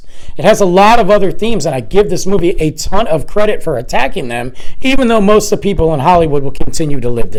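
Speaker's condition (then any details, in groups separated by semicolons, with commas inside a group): No condition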